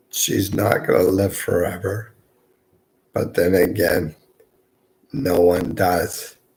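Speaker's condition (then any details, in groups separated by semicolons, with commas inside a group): Multiple sclerosis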